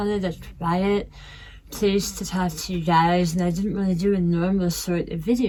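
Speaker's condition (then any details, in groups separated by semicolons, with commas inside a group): Tongue cancer; half of tongue lost; speech impediment, drinks shakes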